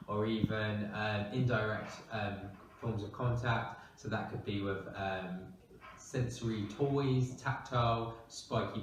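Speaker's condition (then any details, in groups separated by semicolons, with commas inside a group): No condition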